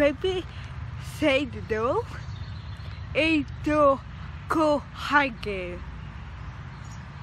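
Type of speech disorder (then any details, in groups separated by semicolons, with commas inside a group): Apraxia of speech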